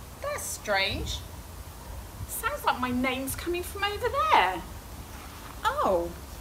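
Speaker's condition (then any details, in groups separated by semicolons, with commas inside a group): No condition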